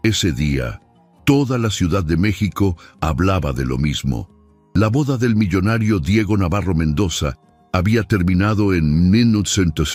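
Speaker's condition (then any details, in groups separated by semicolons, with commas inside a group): No condition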